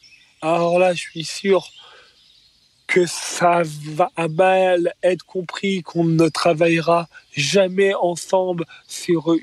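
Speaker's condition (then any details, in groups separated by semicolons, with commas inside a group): Stuttering; developmental stuttering, diagnosed at age 4, first misdiagnosed as Gilles de la Tourette by psychiatrist; stutter noticeable on stage, audience thought stutter was acted, elocution and rhythm not radio-smooth; prolonged sounds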